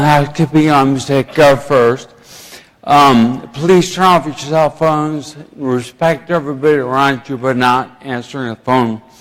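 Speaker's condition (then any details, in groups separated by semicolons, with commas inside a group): Ataxia; slurring and poor speech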